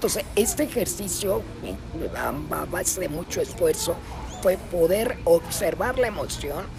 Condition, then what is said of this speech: Laryngectomy. Que al, tuve que volver a aprender a hablar con esta voz, se llama voz serismofónica